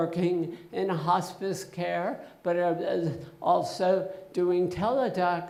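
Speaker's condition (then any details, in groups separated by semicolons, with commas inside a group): Essential tremor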